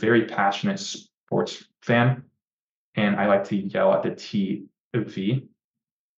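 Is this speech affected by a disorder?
Yes: stutter; onset in early childhood, worsened markedly at puberty, family history: uncle, cousin, grandfather, two younger brothers; mostly blocks, more severe than brother's, no stuttering when talking only to himself or reflexively; here prolonged sounds.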